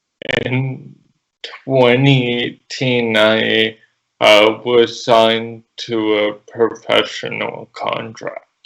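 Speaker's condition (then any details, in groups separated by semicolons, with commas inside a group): Cerebral palsy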